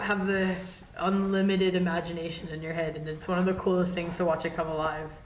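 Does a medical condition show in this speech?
No.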